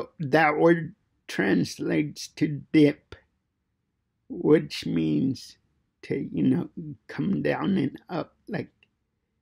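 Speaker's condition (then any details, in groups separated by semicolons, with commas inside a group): Cerebral palsy; fine motor impairment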